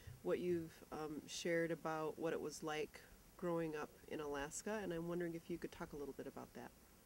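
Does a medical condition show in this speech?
No.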